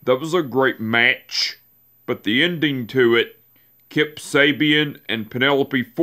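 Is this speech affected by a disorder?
No.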